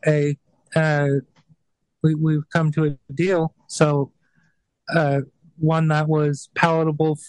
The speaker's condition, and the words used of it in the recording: Stuttering. I was born with a severe stutter, and you can tell that I'm speaking slowly and I say a lot.